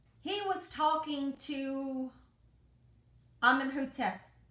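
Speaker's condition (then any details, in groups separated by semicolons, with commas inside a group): No condition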